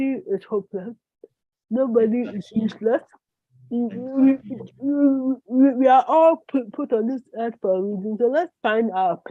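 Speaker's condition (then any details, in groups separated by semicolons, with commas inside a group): Cerebral palsy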